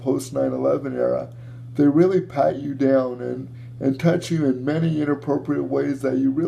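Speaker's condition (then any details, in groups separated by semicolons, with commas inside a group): Cerebral palsy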